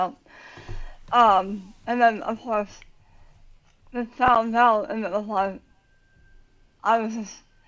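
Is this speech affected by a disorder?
Yes: tongue cancer surgery.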